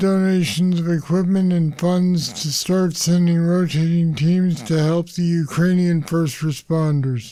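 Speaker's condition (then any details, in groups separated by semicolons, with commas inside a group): Parkinson's disease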